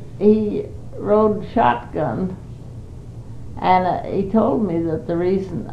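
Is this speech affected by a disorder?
Yes: Parkinson's disease; Parkinson's for 5 years, not very able to do much.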